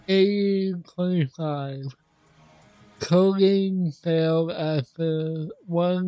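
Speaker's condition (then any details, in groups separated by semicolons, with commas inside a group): Cerebral palsy; affects voice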